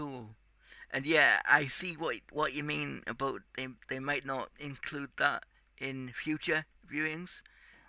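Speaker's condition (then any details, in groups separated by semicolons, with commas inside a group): Cerebral palsy; tight muscles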